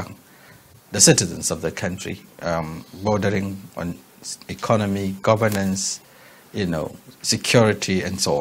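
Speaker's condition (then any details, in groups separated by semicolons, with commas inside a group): No condition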